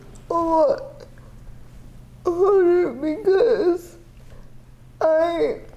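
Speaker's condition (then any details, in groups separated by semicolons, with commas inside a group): Cerebral palsy, athetoid, severe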